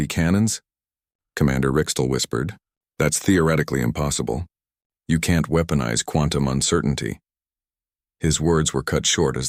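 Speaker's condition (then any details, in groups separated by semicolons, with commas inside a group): No condition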